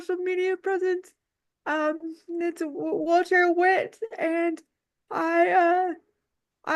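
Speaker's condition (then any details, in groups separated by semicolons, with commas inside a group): Cerebral palsy; talking harder when very tight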